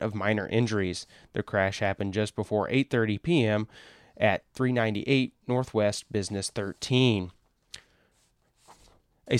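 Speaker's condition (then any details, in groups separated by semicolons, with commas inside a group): No condition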